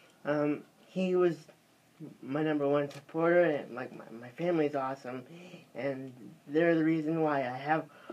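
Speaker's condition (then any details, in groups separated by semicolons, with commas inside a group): Cerebral palsy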